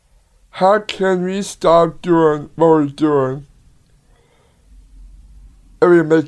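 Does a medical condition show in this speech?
Yes: Down syndrome; tying shoes difficult, works 5 to 10 times harder to build muscle.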